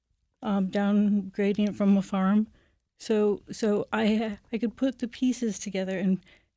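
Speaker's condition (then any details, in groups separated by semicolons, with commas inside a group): Parkinson's disease; living with it for a long time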